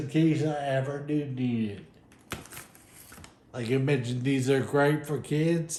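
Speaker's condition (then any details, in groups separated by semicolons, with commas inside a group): Friedreich's ataxia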